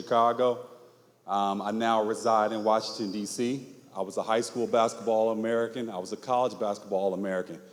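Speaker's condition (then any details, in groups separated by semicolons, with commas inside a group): No condition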